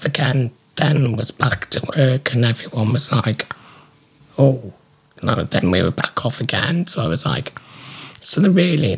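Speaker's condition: Laryngectomy; valve-pressed voice, stops breathing talking, strange little voice, quieter, silent laugh, valve fails, phone hard

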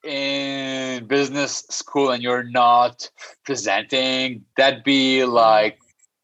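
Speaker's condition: Stutter; stutter since childhood, stutters in six languages: English, French, Spanish, Arabic, Portuguese, Armenian; no stuttering when singing, avoided speaking for years out of fear, later joined Toastmasters and debating club; prolonged sounds, blocks

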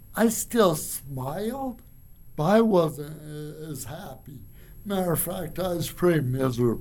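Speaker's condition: Cerebral palsy; resource and special ed in elementary school

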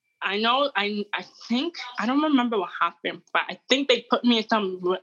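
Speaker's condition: Deafness (hard of hearing); hard of hearing with hearing aid, no sign language growing up; no audible sign of deafness, others cannot tell from speech

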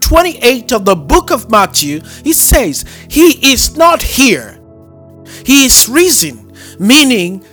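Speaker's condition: No condition

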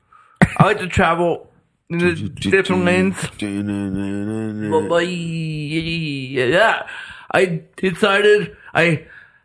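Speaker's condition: Stutter; attempted self-cure with about 10 grams of psilocybin mushrooms, inspired by Joe Rogan guest, unsuccessful; stutter still present despite attempts to cure it; persistent stutter; repeated sounds, prolonged sounds

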